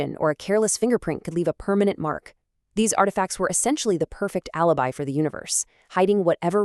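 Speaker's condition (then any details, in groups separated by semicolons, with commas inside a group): No condition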